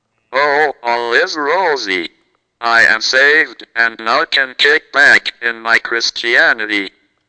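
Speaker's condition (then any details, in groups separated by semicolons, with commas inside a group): Cerebral palsy, speech-generating device; present from birth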